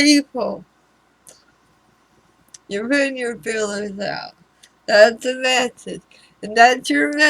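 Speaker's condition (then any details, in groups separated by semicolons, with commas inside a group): Throat cancer radiation damage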